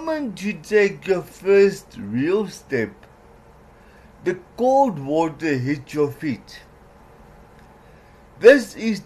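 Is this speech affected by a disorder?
Yes: cerebral palsy; worse when mouth tires.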